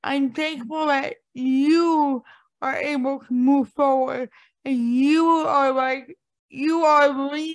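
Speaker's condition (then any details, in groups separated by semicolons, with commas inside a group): Cerebral palsy; since birth, diagnosed at age 2, arthritis since age 30, becoming less ambulatory, cannot stand long even assisted; age 45, worsening with age, cold-day joint pain, slower movement; speech mocked for years for how it sounds, speaks on podcasts, avoids speaking in TikTok videos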